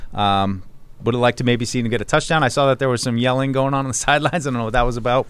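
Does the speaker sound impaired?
No.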